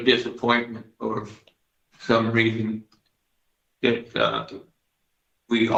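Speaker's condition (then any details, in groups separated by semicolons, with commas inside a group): Parkinson's disease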